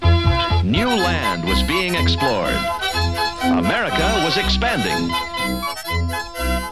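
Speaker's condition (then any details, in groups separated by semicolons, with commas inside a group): No condition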